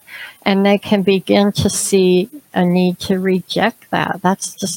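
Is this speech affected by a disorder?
Yes: cleft palate; congenital, extremely severe, no nose, no upper lip, trachea issues, experimental plastic surgery; speech now clear enough for public speaking; unclear speech at school age, early extreme breathing difficulties, feeding problems.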